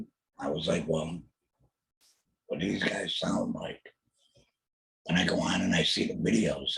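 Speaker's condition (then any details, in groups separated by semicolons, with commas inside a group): Total laryngectomy; surgery, then chemotherapy and radiation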